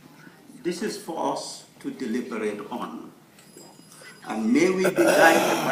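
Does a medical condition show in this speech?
No.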